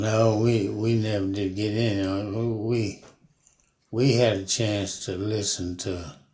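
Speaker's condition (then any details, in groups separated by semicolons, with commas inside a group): Parkinson's; about 5 years since onset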